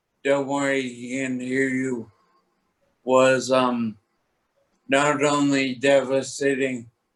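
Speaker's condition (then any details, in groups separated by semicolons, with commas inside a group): Toxic leukoencephalopathy, locked-in syndrome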